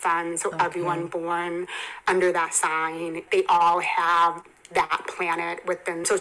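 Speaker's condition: Hearing impairment, congenital, bilateral cochlear implants; hearing aids from about 17 months

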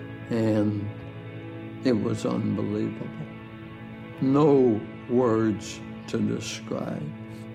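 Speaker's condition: ALS; diagnosed about 13 years ago

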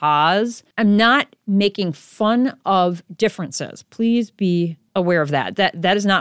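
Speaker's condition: No condition

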